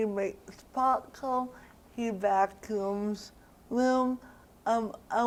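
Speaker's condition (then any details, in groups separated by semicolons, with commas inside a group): Cerebral palsy; diagnosed around age one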